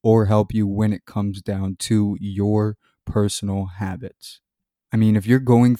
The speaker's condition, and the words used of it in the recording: None; typical speech.